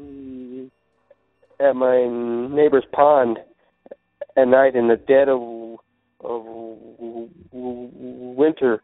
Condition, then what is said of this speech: Stuttering. And to the audience, please bear with me, I stutter.